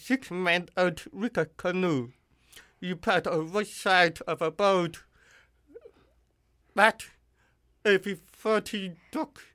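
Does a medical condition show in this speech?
Yes: hearing loss with cochlear implant; cannot judge own voice, distorted when yelling at high volume, relies on others' volume feedback.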